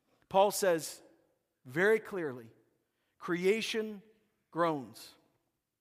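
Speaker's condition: No condition

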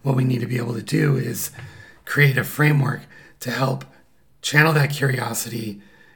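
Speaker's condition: Paralyzed vocal cord; caused by thyroid cancer; voice sounds different because of paralyzed vocal cord

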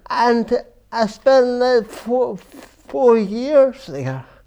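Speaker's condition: Cerebral palsy; from birth; affects verbal speech

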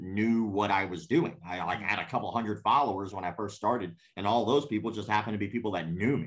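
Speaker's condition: Cleft palate; scars on face

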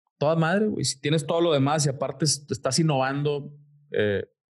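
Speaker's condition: No condition

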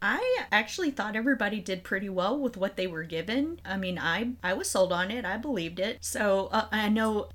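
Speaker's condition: No condition

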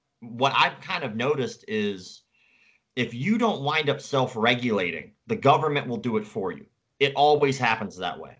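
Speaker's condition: Cleft palate; congenital cleft palate

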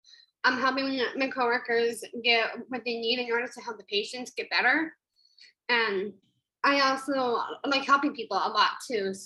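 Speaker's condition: Down syndrome; studied public speaking

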